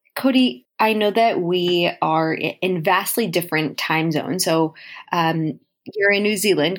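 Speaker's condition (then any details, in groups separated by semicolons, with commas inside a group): No condition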